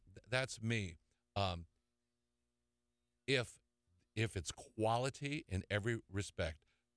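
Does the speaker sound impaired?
No.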